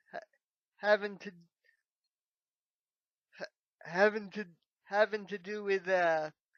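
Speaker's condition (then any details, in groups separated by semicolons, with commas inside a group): Cerebral palsy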